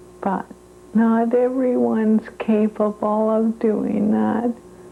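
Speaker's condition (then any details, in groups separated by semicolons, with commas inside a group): ALS; voice barely audible, later almost unintelligible, swallowing and breathing problems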